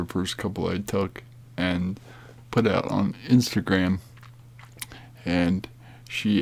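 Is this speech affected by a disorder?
Yes: cerebral palsy; affects gait and walking.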